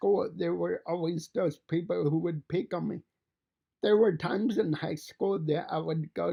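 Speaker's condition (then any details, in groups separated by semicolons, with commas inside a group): Cerebral palsy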